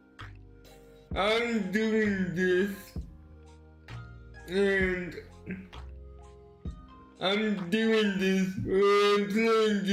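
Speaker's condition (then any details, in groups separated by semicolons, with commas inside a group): Cerebral palsy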